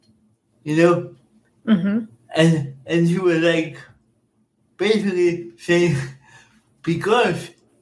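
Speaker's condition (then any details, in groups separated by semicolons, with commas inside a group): Cerebral palsy; cerebral palsy from birth, caused by oxygen loss at birth, affects motor skills; speech impairments, speech therapy from age seven with jeff in orlando, school speaking device declined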